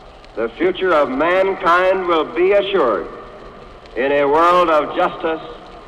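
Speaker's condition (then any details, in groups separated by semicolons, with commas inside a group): No condition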